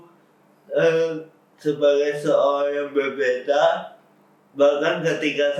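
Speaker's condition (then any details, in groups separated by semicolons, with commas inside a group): Cerebral palsy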